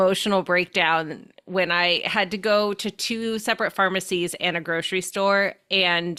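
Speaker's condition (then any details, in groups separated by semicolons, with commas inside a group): No condition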